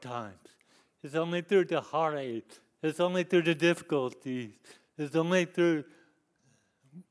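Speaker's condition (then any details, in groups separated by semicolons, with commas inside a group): Cerebral palsy; lifelong disability since youth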